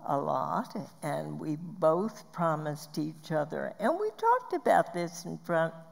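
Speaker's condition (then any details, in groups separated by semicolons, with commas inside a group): Spasmodic dysphonia; voice loss, breaks mid-sentence like tiny cough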